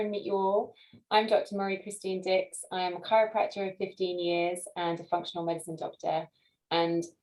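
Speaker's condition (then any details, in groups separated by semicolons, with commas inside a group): No condition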